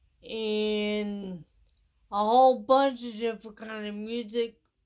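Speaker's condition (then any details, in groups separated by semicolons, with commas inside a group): Traumatic brain injury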